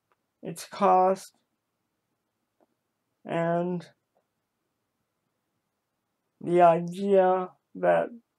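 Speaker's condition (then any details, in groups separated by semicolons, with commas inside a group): Cerebral palsy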